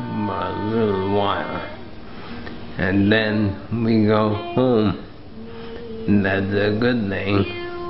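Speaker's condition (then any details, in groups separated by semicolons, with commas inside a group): ALS; affects speech and breathing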